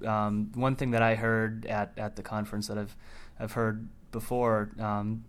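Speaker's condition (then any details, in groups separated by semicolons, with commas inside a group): No condition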